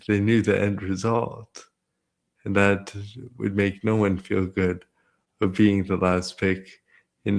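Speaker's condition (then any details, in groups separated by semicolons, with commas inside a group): Cerebral palsy; present from birth; manual wheelchair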